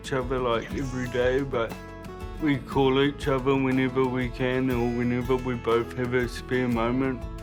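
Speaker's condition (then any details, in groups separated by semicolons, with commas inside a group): Cerebral palsy, mild; mainly affects speech, slight speech impediment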